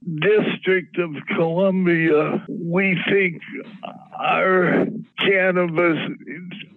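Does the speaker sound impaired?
Yes: Parkinson's disease; medical cannabis for Parkinson's symptoms.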